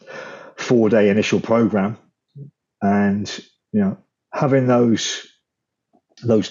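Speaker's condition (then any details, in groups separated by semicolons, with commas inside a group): Stammer; lifelong stammer since early childhood; two Maguire program courses, Gareth Gates instructor, breath focus, releases air on block, repeats word attacking first sound; freezing, unable to speak in conversations, formerly whispered to hide stutter, occasional phone stammering; repeated words, prolonged sounds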